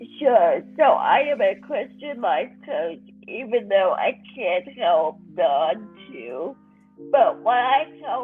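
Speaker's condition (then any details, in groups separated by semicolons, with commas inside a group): Cerebral palsy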